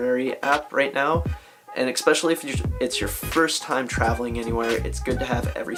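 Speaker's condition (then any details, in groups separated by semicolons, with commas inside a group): No condition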